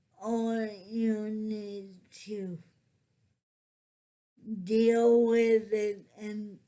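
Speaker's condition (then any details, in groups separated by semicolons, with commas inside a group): Cerebral palsy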